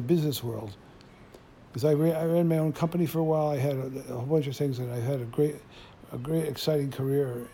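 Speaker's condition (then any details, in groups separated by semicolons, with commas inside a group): Parkinson's disease; typical form, tremor onset in right arm and hand, spread a little, 9 years since onset; some self-described stuttering while talking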